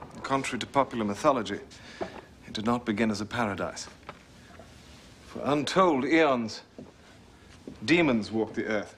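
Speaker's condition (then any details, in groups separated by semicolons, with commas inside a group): No condition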